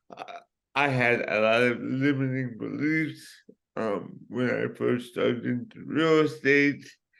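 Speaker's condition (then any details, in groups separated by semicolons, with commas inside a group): Cerebral palsy; from birth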